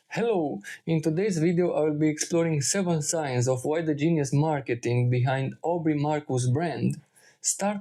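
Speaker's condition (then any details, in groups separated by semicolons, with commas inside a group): No condition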